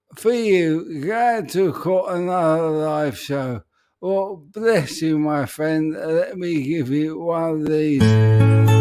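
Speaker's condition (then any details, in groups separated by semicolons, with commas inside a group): ALS; voice may sound peculiar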